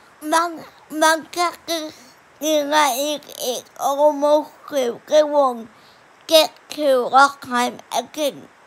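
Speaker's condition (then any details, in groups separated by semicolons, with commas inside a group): Cerebral palsy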